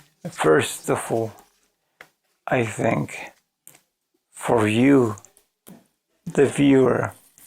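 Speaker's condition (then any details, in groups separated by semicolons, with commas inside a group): ALS; voice severely damaged, hard to understand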